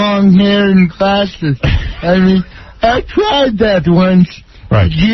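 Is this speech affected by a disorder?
Yes: cerebral palsy; wheelchair user; speech impairment, speaks very slowly.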